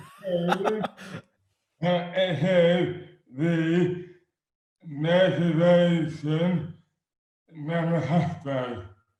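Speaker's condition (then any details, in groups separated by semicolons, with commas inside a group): Dystonia; affects hands and speech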